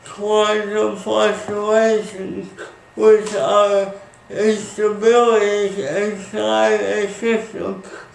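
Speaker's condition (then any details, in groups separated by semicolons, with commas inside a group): Speech impairment after birth surgery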